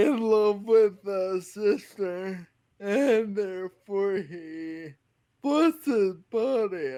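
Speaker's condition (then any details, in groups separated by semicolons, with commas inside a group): Friedreich's ataxia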